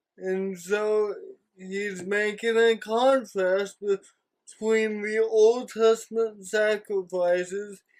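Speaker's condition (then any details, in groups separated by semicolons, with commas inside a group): Cerebral palsy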